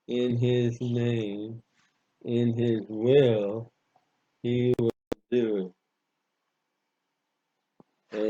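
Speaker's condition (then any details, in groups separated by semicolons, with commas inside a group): Parkinson's disease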